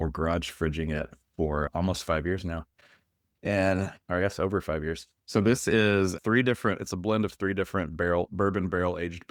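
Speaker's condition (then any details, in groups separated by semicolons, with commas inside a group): No condition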